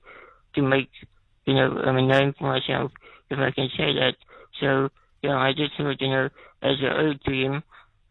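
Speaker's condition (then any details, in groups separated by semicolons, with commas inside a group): Spinal muscular atrophy, type 2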